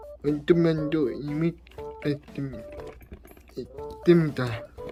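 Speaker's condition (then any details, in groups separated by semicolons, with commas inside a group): Cerebral palsy; brain lesion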